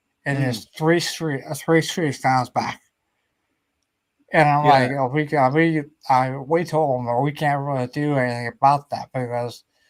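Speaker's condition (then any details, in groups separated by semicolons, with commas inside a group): Ataxia; may slur speech, may sound drunk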